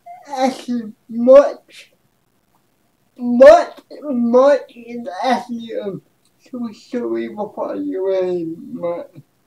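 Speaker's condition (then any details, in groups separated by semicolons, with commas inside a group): Cerebral palsy; speech affected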